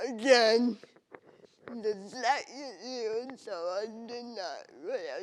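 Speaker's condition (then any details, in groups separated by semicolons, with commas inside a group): Cerebral palsy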